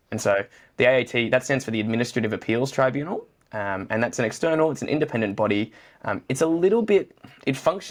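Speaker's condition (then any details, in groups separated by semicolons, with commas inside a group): No condition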